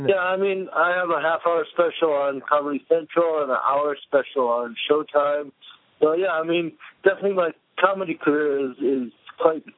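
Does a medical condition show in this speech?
Yes: cerebral palsy; visible to casting agents.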